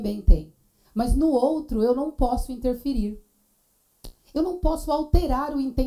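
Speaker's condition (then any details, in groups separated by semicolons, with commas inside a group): No condition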